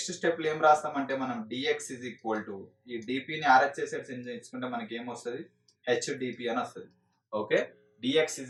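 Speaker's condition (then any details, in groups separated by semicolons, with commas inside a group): No condition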